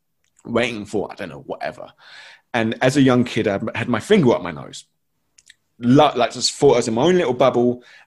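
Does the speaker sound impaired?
Yes: stutter; childhood stutter and pronunciation difficulty, coordination problems; speech working after six years of weekly one-to-one speech therapy; could not pronounce words, practiced th- sound repeatedly in therapy; here repeated sounds.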